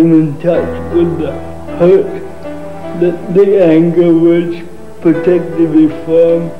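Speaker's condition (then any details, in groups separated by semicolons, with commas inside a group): Cerebral palsy; occurred at birth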